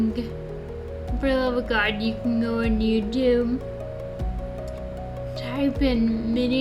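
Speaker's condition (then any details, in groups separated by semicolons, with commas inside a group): Friedreich's ataxia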